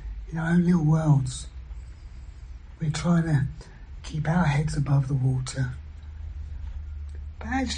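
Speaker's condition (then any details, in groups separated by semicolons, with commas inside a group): Throat cancer surgery, vocal injections; two or three words per breath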